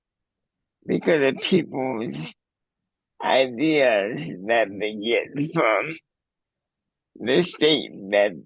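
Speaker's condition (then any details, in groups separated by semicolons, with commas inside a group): Cerebral palsy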